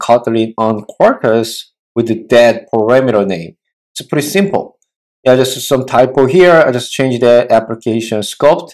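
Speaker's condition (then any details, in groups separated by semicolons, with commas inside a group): No condition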